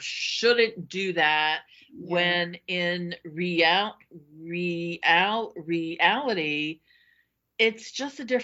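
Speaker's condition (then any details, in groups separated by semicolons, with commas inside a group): Stuttering; past non-speech therapist said stuttering not heard, stuttering made room for; formerly avoided speaking situations, speechless at first self-help group meeting, said name and stutter by fourth or fifth; repeated sounds, prolonged sounds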